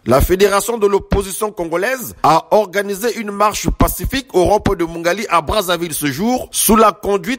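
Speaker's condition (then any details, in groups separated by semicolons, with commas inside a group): No condition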